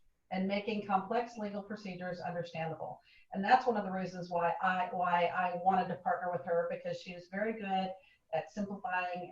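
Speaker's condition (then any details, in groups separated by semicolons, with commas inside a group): No condition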